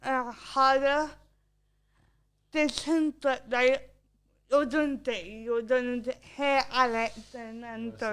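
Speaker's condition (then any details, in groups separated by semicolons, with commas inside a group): Cerebral palsy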